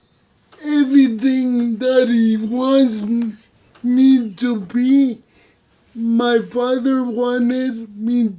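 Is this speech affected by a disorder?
Yes: cerebral palsy; voice.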